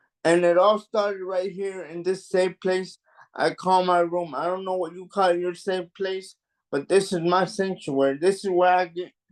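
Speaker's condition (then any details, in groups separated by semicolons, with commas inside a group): Cerebral palsy; mild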